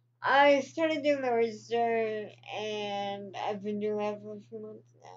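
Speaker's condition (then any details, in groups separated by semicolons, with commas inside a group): Cerebral palsy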